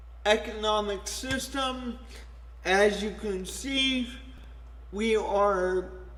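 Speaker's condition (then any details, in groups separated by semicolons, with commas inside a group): Cerebral palsy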